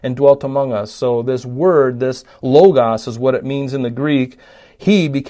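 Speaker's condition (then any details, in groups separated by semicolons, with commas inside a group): No condition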